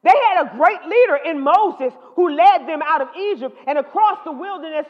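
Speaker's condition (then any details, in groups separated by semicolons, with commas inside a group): No condition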